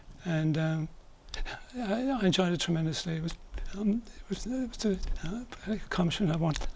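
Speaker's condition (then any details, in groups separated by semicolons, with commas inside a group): Early onset Parkinson's disease; early onset, deep brain stimulation implant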